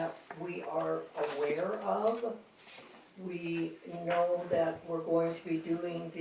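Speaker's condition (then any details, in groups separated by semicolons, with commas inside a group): No condition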